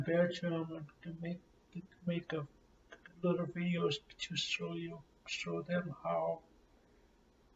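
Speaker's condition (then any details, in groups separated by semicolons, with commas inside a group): Cerebral palsy; from birth or womb, arm spasms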